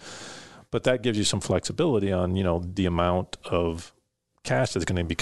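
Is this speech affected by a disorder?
No.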